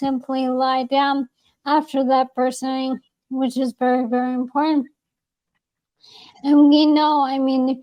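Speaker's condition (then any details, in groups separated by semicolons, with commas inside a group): ALS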